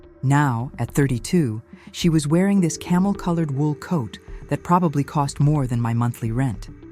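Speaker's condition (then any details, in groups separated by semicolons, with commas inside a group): No condition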